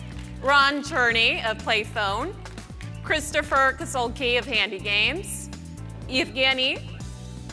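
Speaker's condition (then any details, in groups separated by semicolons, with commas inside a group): No condition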